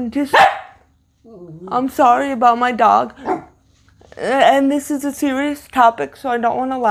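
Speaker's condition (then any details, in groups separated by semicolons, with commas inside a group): Cerebral palsy, severe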